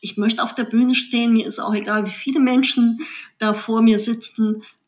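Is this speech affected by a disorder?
Yes: cleft lip and palate; congenital cleft lip, jaw and palate, infant feeding problems, 16 operations by age 18, facial scars; after accident five months tube feeding, saliva swallowing not allowed, later esophagus surgery.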